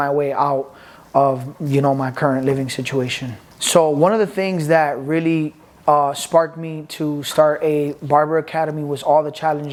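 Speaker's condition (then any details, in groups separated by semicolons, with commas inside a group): No condition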